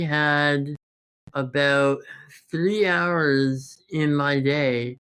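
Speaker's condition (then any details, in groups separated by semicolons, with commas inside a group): Congenital muscular dystrophy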